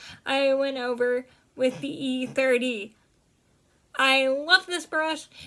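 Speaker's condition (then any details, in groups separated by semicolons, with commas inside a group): Cerebral palsy; spasticity in hands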